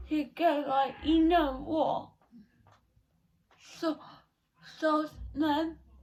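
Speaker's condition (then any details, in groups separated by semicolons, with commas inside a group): Cerebral palsy; not quadriplegic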